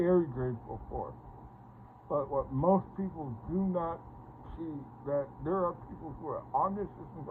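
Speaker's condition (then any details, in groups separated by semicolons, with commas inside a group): Parkinson's; speech impediment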